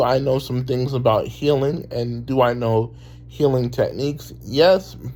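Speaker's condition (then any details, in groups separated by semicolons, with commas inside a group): Cerebral palsy; talks very well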